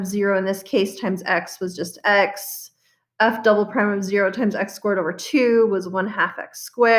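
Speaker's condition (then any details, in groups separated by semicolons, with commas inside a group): No condition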